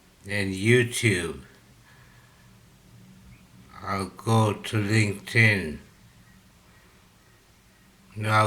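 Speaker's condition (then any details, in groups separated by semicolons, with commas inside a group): Slurred speech from poisoning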